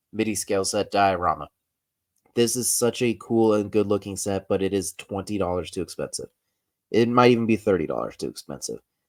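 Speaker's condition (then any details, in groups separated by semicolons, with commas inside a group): No condition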